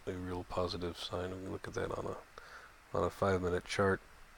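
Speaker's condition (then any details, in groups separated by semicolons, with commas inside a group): No condition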